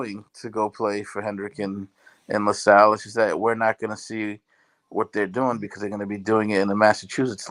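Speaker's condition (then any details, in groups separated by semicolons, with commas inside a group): No condition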